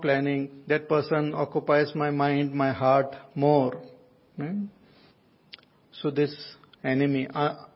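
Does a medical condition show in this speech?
No.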